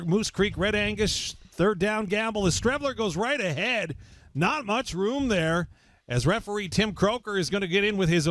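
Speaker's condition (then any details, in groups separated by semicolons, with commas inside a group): No condition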